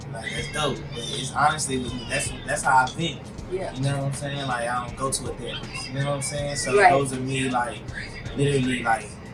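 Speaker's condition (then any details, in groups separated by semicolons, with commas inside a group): No condition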